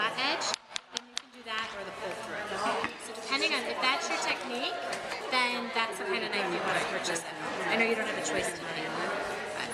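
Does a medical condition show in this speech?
No.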